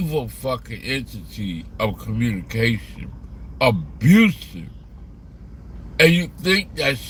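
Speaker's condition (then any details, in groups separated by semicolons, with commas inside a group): Slurred speech; still slurs words occasionally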